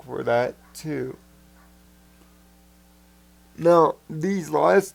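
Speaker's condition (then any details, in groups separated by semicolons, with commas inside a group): Cerebral palsy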